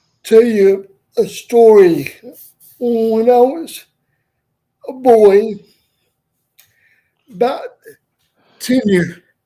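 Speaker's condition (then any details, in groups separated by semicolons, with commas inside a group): Cerebral palsy; wheelchair user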